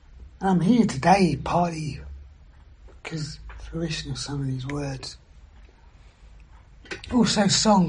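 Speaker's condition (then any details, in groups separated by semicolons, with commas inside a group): Throat cancer surgery, vocal injections; operations at Guy's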